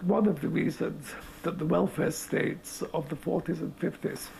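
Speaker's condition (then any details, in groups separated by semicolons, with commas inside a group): Motor neurone disease; terminal, progressive motor neurone disease, body capacities steadily shrinking; late stage, 18 months since onset, completely immobile, lying in bed in New York, breathing aid; speaking through air contraption enabling breathing, still able to talk, interviewed down the line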